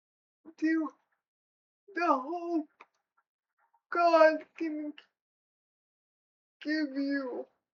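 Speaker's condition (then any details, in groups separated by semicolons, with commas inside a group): Cerebral palsy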